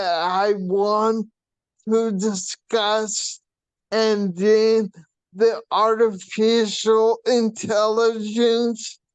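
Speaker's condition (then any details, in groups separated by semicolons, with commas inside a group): Brain shunt failure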